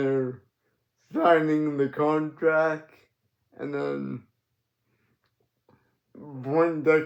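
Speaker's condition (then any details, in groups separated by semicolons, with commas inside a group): Cerebral palsy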